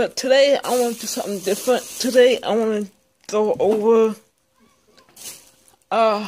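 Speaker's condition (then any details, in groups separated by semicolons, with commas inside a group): Speech impairment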